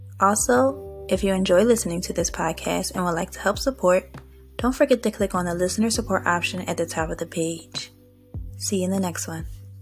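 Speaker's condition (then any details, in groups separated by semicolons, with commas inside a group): No condition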